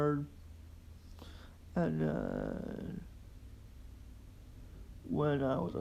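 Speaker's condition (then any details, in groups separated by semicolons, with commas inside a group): Quadriplegic cerebral palsy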